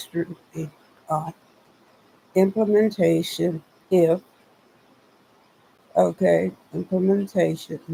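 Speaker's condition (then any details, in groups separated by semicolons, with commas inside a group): Spinal neurosarcoidosis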